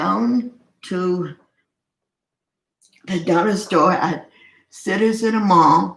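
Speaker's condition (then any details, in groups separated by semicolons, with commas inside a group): Cerebral palsy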